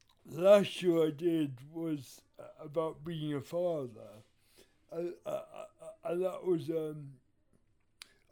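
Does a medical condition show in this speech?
Yes: cerebral palsy; wheelchair user, involuntary movement, problems with arms; speaks very differently in stand-up due to rhythm, writes material to own rhythm for easier speaking.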